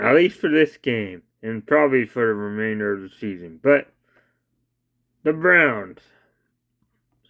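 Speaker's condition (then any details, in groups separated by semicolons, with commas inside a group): Cerebral palsy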